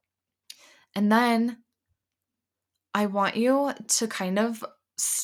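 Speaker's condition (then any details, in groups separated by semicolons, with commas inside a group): No condition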